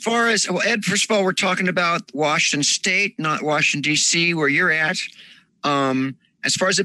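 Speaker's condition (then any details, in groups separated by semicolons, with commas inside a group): No condition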